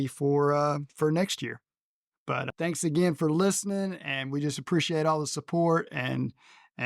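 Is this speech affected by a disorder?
No.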